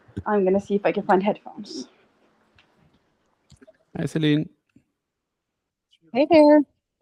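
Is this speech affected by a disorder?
No.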